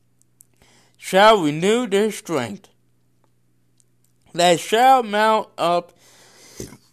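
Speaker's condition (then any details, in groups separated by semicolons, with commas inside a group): Cerebral palsy; congenital, no known medical cause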